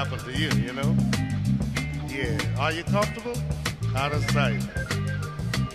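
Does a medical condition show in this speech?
No.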